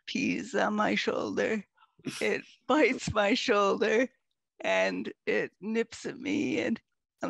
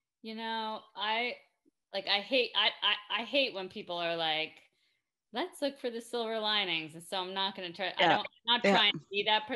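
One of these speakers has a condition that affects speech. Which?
The first: multiple sclerosis; progressive form, quadriplegic, wheelchair user; over 20 years, still progressing; disease now taking voice.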